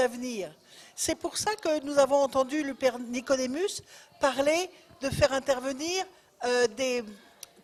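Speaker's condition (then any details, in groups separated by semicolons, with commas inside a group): No condition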